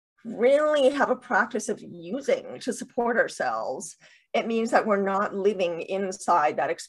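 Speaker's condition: Deafness with cochlear implants

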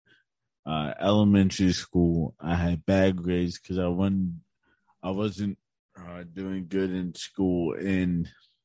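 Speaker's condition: Cerebral palsy; right side weaker than left

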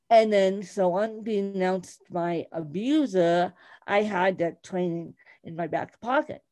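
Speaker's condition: Cerebral palsy; about 33 years since onset, physical therapy

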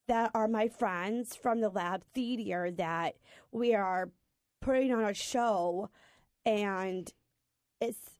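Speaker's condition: Down syndrome

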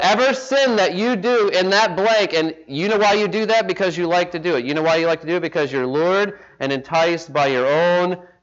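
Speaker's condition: No condition

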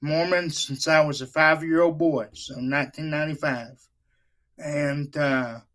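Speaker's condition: Cerebral palsy; wheelchair user

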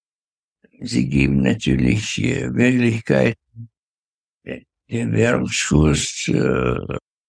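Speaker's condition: Parkinson's disease; forgets words mid-sentence

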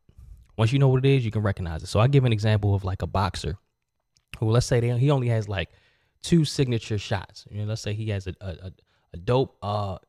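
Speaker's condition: No condition

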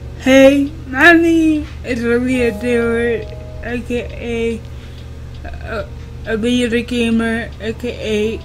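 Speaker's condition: Cerebral palsy; wheelchair user

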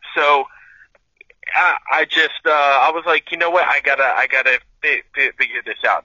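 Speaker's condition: Stuttering; physically cannot get words out at times, others say not that bad; repeated sounds

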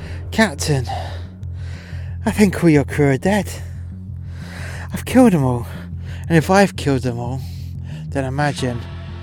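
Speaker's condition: No condition

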